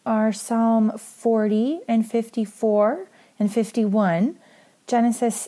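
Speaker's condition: No condition

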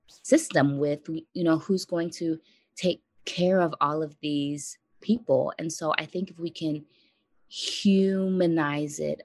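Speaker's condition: Stuttering; severe in high school around age 17, fear of talking and communicating; expects stuttering during conversation; prolonged sounds, blocks

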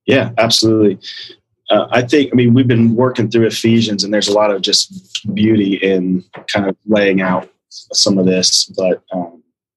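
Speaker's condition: No condition

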